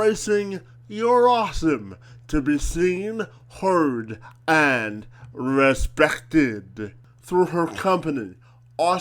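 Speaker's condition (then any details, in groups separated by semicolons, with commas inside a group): Spastic quadriplegia cerebral palsy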